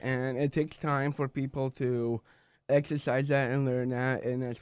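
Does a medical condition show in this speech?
Yes: Down syndrome.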